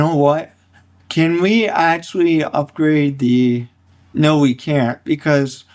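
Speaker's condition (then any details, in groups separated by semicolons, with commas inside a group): Cerebral palsy; only one hand usable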